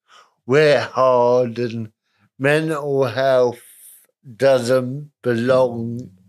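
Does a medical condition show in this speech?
Yes: cerebral palsy, spastic, moderate; talks a bit funny.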